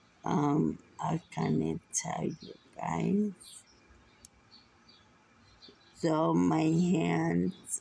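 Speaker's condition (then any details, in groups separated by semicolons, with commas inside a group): Muscular dystrophy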